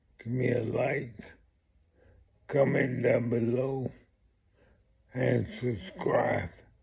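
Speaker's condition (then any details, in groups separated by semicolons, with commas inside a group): Multiple sclerosis; sometimes affects talking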